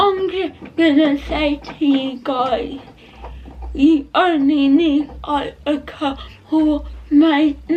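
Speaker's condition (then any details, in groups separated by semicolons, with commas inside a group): Cerebral palsy; not quadriplegic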